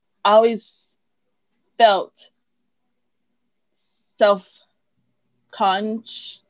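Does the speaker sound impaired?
Yes: stuttering; uncle and triplet siblings also stutter; frequent pauses, needs deep breaths while speaking, part-word repetitions; here blocks.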